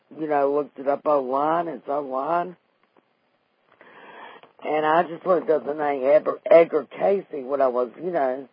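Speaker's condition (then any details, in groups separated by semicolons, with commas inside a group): Vocal cord paralysis after stroke; wheelchair user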